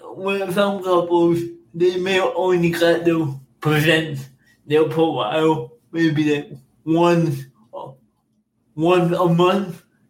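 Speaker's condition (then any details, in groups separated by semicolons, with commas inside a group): Cerebral palsy; affects motor skills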